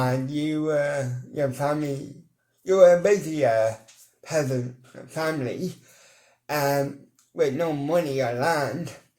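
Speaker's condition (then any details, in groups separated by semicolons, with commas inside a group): Cerebral palsy; mild, ataxic type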